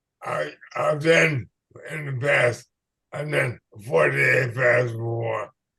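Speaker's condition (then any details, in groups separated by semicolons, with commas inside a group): ALS/MND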